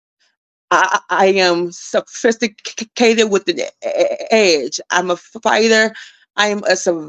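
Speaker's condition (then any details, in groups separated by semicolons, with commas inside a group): Stuttering; blocks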